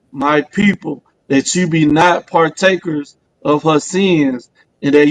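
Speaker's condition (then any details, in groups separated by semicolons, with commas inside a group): No condition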